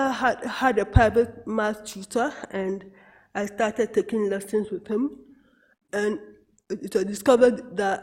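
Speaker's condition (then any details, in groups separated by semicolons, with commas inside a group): Cerebral palsy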